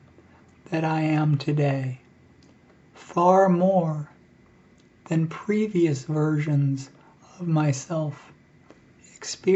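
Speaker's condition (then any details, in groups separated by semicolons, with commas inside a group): ALS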